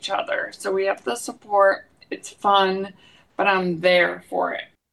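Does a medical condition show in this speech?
Yes: ALS; young onset, diagnosed in 30s, spinal surgery before diagnosis without improvement; progressing physically; uses a voice amplifier when talking, host hears her fine without it.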